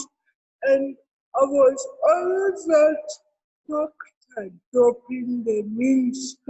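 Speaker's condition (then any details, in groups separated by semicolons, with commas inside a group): Cerebral palsy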